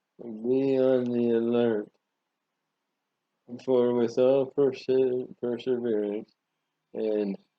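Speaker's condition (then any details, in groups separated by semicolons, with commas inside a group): Parkinson's disease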